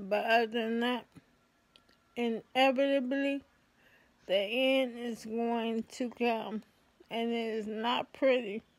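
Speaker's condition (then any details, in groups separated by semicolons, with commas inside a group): ALS; affects hands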